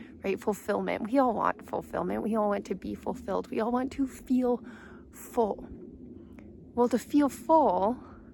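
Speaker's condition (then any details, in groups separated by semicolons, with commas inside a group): No condition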